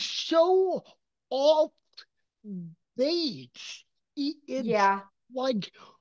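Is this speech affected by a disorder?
Yes: cerebral palsy.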